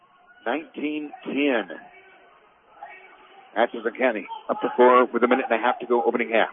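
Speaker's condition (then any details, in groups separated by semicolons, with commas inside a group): No condition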